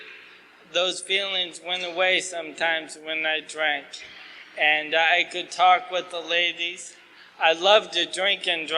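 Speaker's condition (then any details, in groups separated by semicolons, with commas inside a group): ALS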